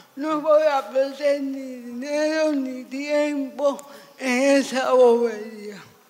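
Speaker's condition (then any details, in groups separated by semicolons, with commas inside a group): Severe cerebral palsy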